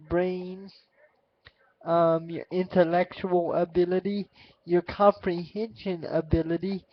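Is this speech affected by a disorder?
Yes: cerebral palsy; spastic quadriplegic, all four limbs including hands.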